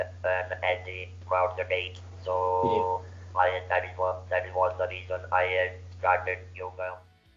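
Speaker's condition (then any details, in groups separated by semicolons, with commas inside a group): Laryngeal cancer surgery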